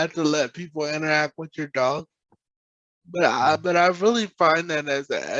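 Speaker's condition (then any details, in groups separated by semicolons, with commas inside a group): Cerebral palsy; present from birth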